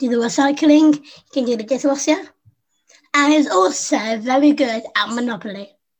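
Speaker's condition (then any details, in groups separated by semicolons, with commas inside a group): Down syndrome; congenital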